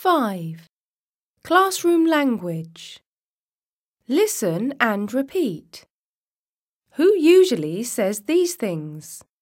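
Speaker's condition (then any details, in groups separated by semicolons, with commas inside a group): No condition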